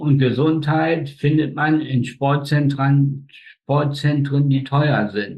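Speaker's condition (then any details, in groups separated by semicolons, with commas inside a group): Spastic tetraparesis, spastic quadriplegia; birth injury, cord around neck, brain oxygen loss up to 15 minutes, four limbs, facial paralysis; slightly hoarse from many speeches, runs half marathons, practises piano; speech control difficulties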